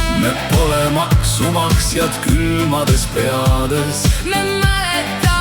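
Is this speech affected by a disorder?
No.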